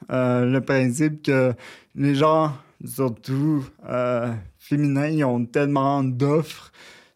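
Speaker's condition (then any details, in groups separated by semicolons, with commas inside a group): Cerebral palsy, near quadriplegia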